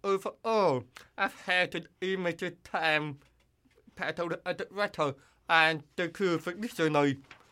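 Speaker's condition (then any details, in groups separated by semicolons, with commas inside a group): Hearing loss with cochlear implant; water-resistant cochlear implant on ear hook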